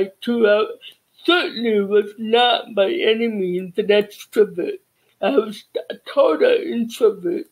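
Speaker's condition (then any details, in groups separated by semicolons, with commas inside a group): Cerebral palsy; from birth; childhood speech therapy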